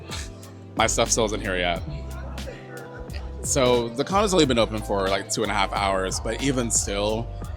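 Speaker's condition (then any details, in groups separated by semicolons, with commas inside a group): No condition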